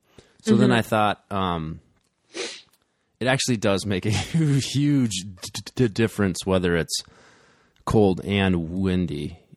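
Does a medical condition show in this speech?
Yes: stuttering, blocks; nothing coming out for long periods, comes and goes; long silent blocks, worse when trying hard not to stutter; here prolonged sounds.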